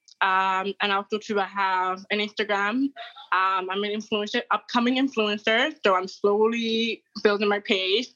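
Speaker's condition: Deafness (hard of hearing); hard of hearing with hearing aid, no sign language growing up; no audible sign of deafness, others cannot tell from speech

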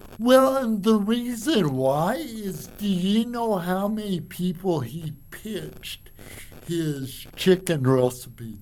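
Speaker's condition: Cerebral palsy; from birth

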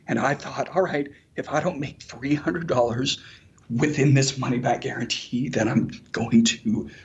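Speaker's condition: Spasmodic dysphonia; progressively worse over following year

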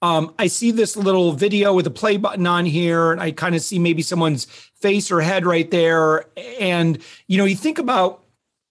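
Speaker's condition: No condition

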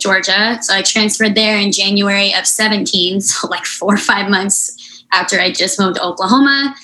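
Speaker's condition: Unilateral cleft lip and palate, severe

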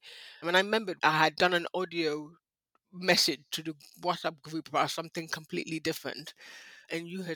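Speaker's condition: High-frequency hearing loss, speech impediment, mild; lifelong high-frequency hearing loss, not deaf, hears low frequencies and deep voices, bells; voice judged clear on audio by host, face and hand cues absent on audio; cannot pronounce certain words often starting with ch, never heard

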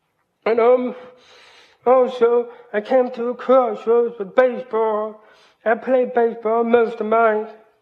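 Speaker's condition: Hearing loss, cochlear implant; hears but does not always understand

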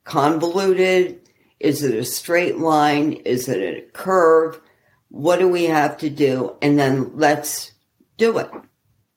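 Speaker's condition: ALS; expects progression

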